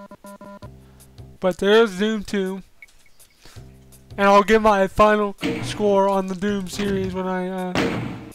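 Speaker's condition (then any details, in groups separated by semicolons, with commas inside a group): Cerebral palsy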